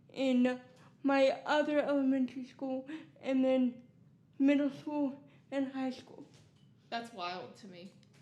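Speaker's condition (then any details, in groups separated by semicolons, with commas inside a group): Cerebral palsy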